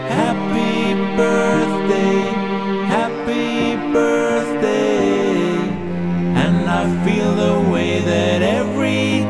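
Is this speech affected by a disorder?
No.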